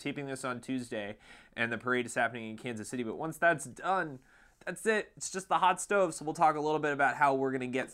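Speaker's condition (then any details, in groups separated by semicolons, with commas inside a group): No condition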